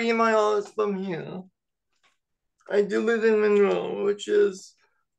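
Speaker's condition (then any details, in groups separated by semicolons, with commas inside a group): Cerebral palsy; needs transfer help, bed-bound without supports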